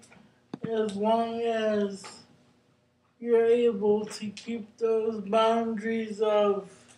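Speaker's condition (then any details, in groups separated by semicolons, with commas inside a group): Cerebral palsy; brain injury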